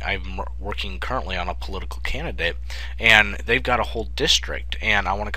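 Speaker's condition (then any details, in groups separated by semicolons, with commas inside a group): No condition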